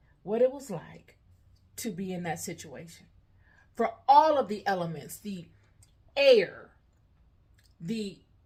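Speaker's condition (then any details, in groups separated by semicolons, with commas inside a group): No condition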